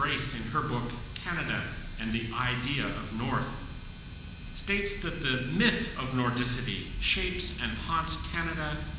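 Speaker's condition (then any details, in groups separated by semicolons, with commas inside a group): No condition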